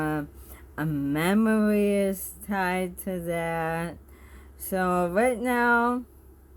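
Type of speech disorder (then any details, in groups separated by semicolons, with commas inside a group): Bulbar dysarthria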